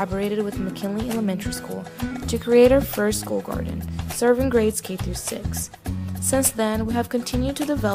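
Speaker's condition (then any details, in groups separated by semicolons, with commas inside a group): No condition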